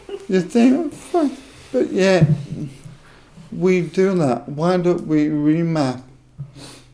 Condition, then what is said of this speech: ALS (motor neuron disease). So when my voice box is, I put this on, put it on muscular atrophy setting, I can still talk.